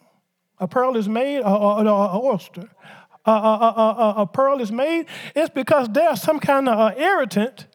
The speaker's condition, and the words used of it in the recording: Stuttering. Had it been the way it was, I wouldn't be able to do this.